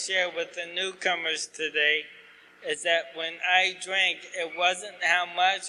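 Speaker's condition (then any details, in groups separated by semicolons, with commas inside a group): ALS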